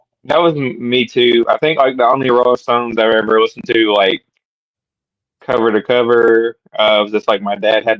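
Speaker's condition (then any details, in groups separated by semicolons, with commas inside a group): No condition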